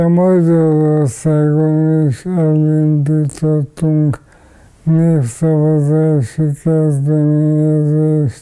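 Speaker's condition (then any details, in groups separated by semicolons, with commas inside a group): ALS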